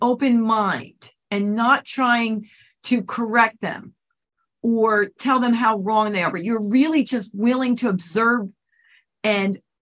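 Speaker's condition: No condition

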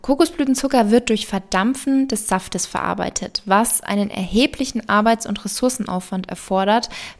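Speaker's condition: No condition

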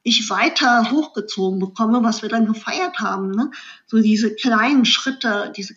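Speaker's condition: Cleft lip and palate; congenital cleft lip, jaw and palate, infant feeding problems, 16 operations by age 18, facial scars; after accident five months tube feeding, saliva swallowing not allowed, later esophagus surgery

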